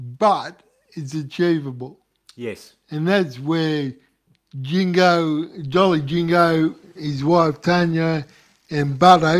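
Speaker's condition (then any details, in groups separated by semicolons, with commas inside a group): Cerebral palsy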